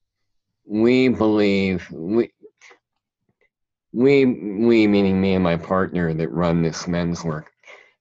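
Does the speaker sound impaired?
Yes: cleft palate; present since childhood.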